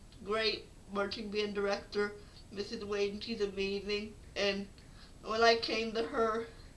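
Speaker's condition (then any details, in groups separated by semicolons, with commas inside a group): Cerebral palsy; affects speech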